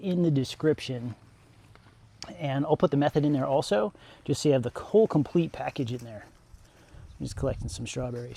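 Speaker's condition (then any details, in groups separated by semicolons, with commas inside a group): No condition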